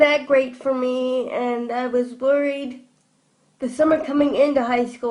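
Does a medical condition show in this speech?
Yes: cerebral palsy; from birth.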